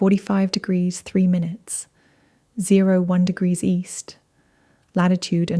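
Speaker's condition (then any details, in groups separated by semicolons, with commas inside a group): No condition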